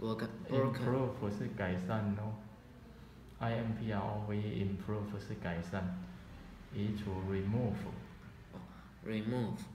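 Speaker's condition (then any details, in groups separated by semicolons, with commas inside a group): No condition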